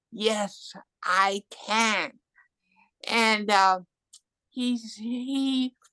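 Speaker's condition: Cerebral palsy and hearing loss; hearing loss from birth, wobbly gait, poor hearing, broke leg on stage, emergency surgery; adult

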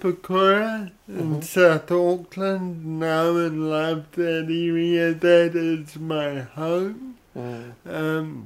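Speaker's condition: Cerebral palsy; odd sort of voice

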